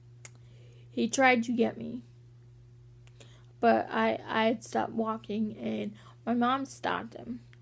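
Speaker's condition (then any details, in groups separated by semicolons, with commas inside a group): Cerebral palsy; walking sometimes hard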